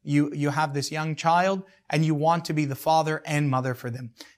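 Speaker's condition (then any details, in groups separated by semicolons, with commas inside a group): No condition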